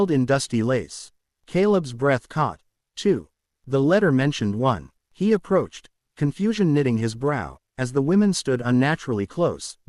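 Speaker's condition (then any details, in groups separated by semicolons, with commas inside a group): No condition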